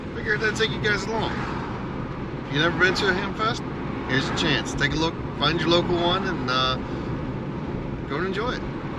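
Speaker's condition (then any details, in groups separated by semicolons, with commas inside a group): No condition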